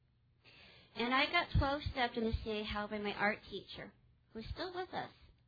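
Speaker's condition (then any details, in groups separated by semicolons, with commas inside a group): Cleft palate; congenital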